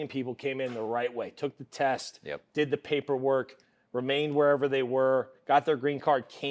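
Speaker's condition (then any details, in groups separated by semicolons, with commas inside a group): No condition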